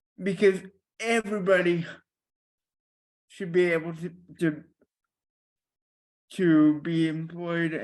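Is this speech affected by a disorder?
Yes: cerebral palsy; quadriplegia, all four limbs, from birth, brain oxygen loss.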